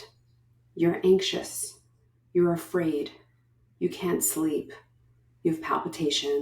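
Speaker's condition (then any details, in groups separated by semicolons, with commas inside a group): No condition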